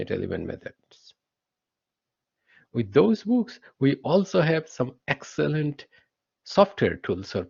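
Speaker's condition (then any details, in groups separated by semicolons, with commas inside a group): No condition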